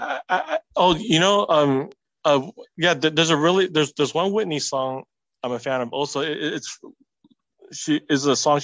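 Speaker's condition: Stutter; blocks in the middle of talking to groups; repeated sounds, repeated words

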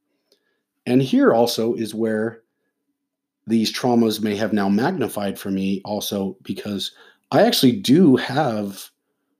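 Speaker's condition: No condition

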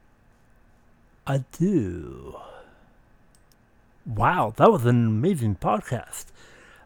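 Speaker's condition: Speech impediment

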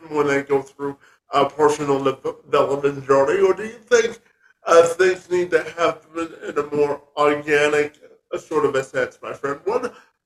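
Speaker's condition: Cerebral palsy; keeps up fitness to slow loss

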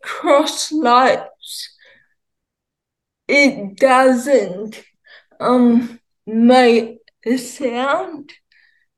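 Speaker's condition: Cerebral palsy, ataxia; mostly uses wheelchair

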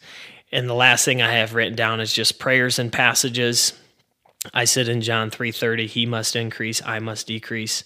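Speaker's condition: No condition

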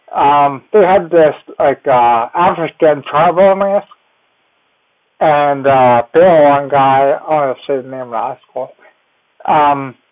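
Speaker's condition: Cerebellar ataxia; gets around with walker

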